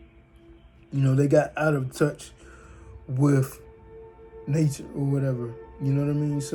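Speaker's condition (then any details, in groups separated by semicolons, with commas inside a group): Cerebral palsy, spastic diplegia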